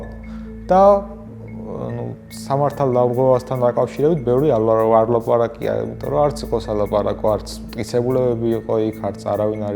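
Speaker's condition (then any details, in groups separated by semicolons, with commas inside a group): No condition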